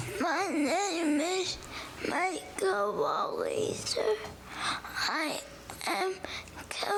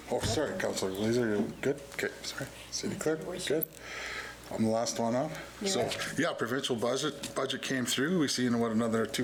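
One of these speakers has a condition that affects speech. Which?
The first: cerebral palsy.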